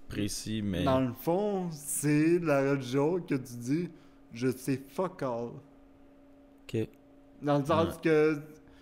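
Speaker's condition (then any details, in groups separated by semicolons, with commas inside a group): Cerebral palsy; wheelchair use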